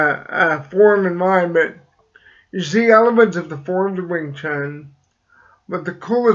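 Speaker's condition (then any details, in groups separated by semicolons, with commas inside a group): Cerebral palsy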